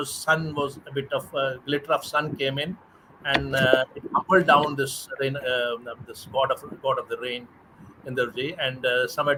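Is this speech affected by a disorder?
No.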